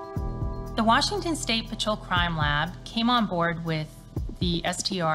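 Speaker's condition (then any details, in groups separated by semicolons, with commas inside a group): No condition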